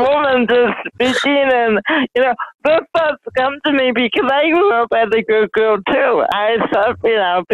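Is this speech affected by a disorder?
Yes: mild cerebral palsy; speech affected.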